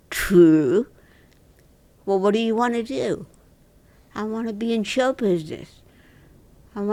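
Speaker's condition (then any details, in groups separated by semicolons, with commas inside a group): Cerebral palsy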